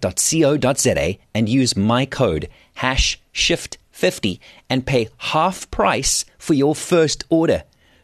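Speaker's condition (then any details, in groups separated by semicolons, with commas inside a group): No condition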